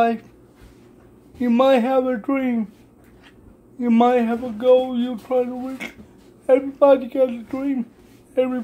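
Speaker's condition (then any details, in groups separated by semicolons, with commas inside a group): Cerebral palsy; speech hard to understand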